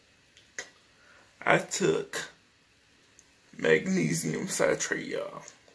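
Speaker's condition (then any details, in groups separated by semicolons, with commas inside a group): Cerebral palsy; speech is not the best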